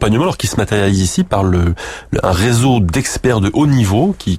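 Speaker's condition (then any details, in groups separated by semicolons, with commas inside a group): No condition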